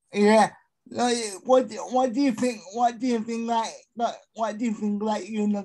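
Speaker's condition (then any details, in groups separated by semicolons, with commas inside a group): Spastic quadriplegic cerebral palsy; told would never verbally communicate, later began speaking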